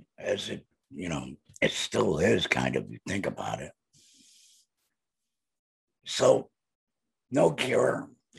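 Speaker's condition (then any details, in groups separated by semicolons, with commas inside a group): Laryngectomy, voice prosthesis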